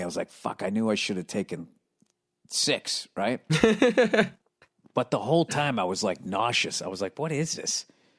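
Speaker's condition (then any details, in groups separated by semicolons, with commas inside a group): No condition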